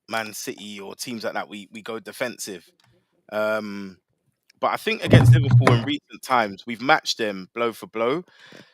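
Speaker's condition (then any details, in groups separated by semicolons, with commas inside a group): No condition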